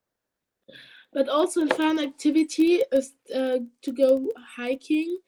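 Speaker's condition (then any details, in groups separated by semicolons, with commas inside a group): No condition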